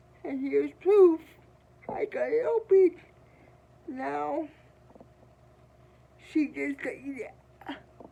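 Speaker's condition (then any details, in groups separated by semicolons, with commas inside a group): Cerebral palsy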